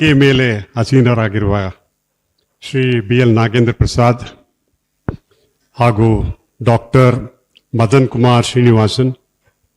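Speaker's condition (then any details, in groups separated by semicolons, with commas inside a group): No condition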